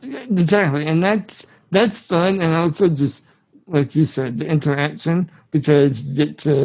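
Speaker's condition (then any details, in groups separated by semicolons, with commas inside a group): Spinal muscular atrophy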